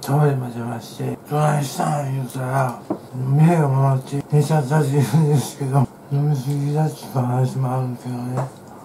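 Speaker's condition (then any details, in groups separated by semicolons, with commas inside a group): Tongue cancer, partial glossectomy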